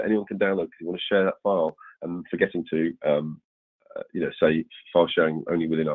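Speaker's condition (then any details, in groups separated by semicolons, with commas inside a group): No condition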